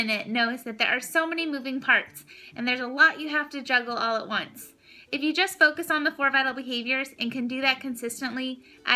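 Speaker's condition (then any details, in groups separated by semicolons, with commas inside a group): No condition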